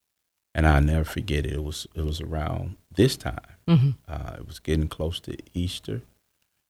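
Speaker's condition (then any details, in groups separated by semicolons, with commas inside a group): No condition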